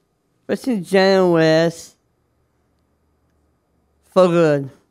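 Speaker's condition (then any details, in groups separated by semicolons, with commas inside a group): Down syndrome; age 40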